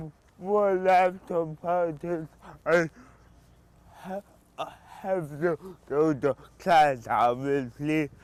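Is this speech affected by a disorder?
Yes: cerebral palsy; speech impediment.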